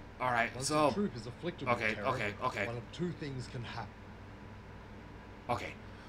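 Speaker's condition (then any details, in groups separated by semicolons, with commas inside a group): No condition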